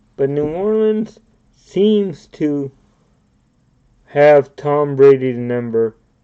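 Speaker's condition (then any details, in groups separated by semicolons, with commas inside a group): Cerebral palsy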